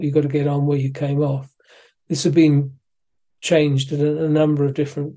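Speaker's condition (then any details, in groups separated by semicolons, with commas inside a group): Parkinson's disease; diagnosed by neurologist in Malaysia around age 60, suspected for a while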